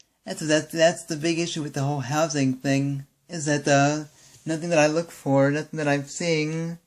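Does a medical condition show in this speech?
Yes: cerebral palsy.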